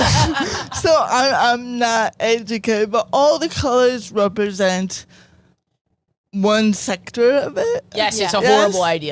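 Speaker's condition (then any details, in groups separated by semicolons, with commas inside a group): Cerebral palsy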